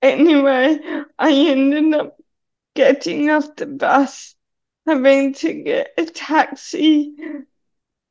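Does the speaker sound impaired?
Yes: cerebral palsy; cerebral palsy affecting right side of body including right hand, needs hand to hold on steep stairs.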